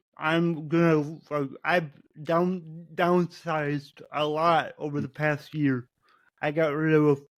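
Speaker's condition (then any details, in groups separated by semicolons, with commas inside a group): Cerebral palsy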